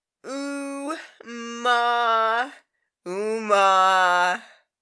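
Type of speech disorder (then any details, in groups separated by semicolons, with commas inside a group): Childhood apraxia of speech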